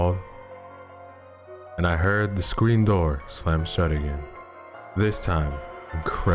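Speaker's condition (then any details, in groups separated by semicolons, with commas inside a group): No condition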